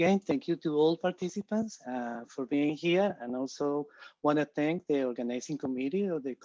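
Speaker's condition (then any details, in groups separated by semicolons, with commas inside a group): No condition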